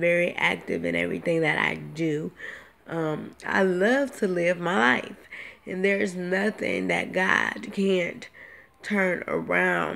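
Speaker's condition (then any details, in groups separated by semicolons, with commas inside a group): Cerebral palsy; now talking and breathing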